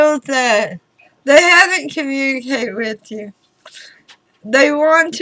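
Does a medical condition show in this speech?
Yes: throat cancer radiation damage.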